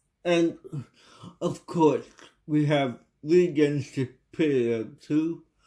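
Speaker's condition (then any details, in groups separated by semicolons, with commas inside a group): Cerebral palsy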